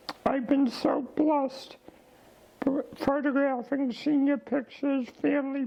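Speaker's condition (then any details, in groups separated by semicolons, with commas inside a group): ALS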